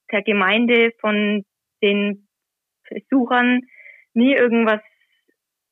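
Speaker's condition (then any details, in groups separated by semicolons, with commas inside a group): Stuttering; covert stuttering hidden over ten years, avoided words anticipated to be stuttered; no longer hidden, reads Gospel in church, practices reading at home beforehand; reading aloud in church not stutter-free; prolonged sounds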